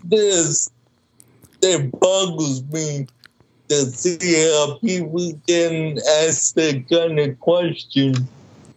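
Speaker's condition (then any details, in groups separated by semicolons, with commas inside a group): Cerebral palsy, mild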